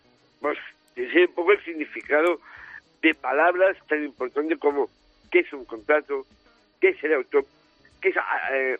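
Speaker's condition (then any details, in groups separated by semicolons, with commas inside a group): Down syndrome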